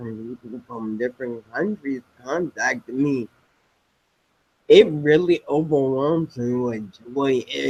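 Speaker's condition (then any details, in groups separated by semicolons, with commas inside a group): Spinocerebellar ataxia type 7, SCA7; speech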